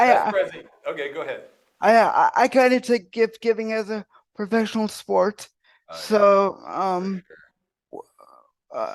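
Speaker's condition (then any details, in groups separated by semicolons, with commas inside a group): Cerebral palsy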